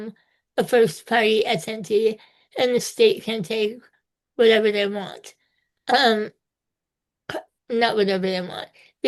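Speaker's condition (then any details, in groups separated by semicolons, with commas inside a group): Spinal muscular atrophy type two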